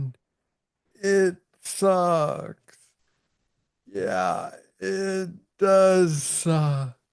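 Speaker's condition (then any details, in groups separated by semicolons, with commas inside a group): Parkinson's disease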